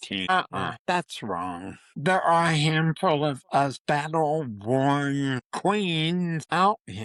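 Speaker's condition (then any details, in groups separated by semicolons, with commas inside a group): Parkinson's disease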